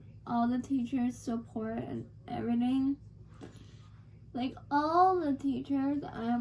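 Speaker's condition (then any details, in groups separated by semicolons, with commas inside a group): Cerebral palsy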